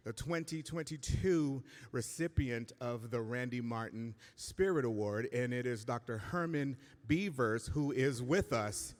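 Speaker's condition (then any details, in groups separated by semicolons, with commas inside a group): No condition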